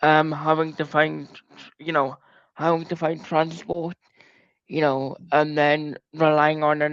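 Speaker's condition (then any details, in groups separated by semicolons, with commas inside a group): Cerebral palsy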